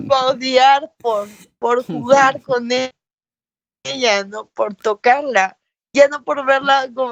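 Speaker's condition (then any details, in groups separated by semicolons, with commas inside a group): Cerebral palsy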